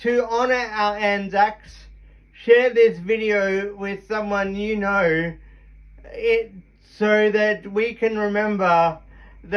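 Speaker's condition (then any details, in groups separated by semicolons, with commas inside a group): Cerebral palsy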